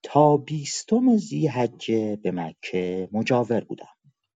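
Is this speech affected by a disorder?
No.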